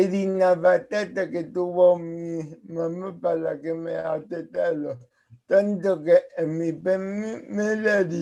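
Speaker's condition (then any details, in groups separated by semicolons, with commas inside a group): Cerebral palsy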